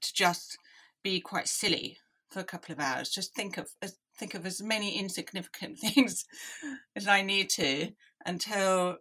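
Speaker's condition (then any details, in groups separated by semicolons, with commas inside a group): Deafness; deaf from early age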